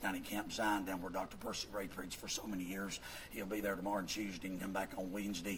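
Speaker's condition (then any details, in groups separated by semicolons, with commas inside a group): Vocal fold paralysis, bilateral; speaks with false vocal folds; irritating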